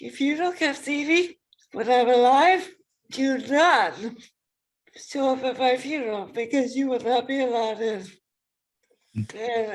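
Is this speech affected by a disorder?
Yes: ALS.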